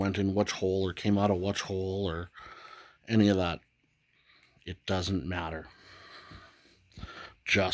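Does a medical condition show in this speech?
No.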